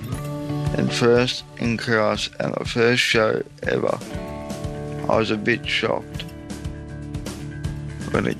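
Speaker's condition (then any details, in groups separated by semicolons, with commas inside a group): Cerebral palsy; present from birth, affects left side of body and balance, frequent falls, broken bones and stitches; affects talking, takes much effort to speak clearly, worse when tired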